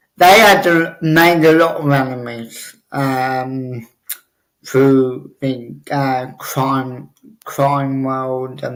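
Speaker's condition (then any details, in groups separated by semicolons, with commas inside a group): Cerebral palsy; wheelchair user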